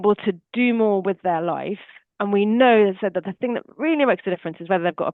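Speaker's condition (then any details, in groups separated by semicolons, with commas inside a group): No condition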